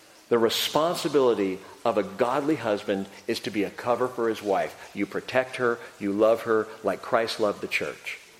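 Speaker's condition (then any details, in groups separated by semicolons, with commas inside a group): No condition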